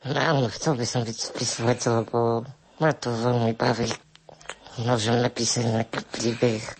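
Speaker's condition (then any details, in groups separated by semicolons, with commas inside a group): Spinal muscular atrophy with tracheostomy; congenital progressive muscle wasting, onset early childhood, ventilator breathing support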